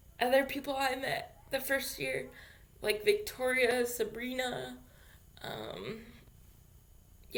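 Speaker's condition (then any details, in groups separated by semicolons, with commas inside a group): Cerebral palsy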